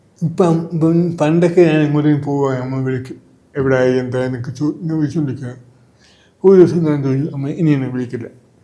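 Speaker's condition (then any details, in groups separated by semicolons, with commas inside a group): Cerebral palsy; from birth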